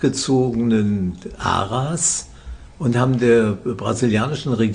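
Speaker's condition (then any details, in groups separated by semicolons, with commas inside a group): Parkinson's disease; feels as if not having Parkinson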